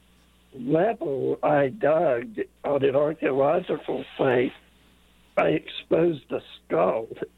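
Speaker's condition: Late-onset Pompe disease; onset age 5-6

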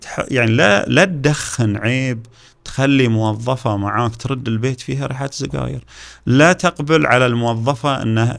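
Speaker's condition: No condition

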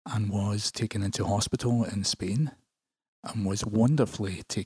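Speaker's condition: No condition

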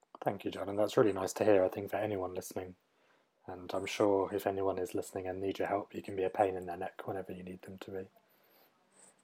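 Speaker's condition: No condition

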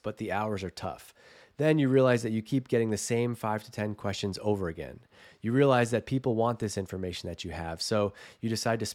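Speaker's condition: No condition

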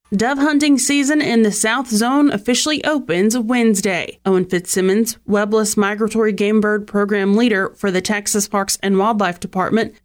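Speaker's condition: No condition

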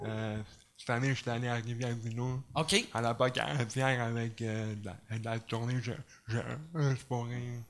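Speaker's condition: Cerebral palsy with stuttering; movement affected; stutters during recording; scripted stuttering jokes, once rejected at audition for stuttering too much, later unnoticed

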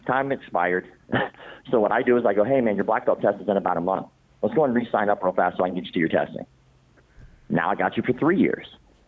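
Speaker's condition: Cleft palate; congenital

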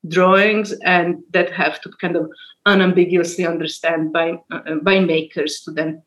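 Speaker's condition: No condition

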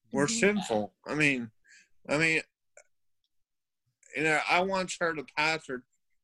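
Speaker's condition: Cerebral palsy; affects arms and hands

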